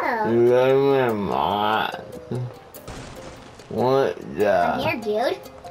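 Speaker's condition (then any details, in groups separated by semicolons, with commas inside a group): Cerebral palsy; one hand affected; atypical speech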